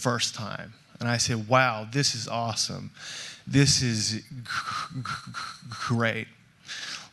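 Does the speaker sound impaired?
Yes: stuttering; stutter since childhood; still stutters, speaks publicly on stage; stutter noticeable to listeners when speaking; here blocks.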